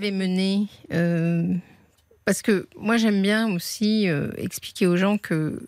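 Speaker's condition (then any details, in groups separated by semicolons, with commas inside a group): No condition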